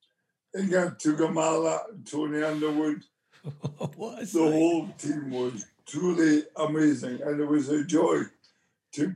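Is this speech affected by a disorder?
Yes: motor neurone disease; onset with left hand weakness, speech therapists offered.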